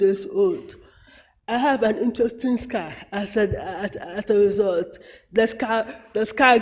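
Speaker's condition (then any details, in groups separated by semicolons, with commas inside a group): Cerebral palsy; therapy started late, at age ten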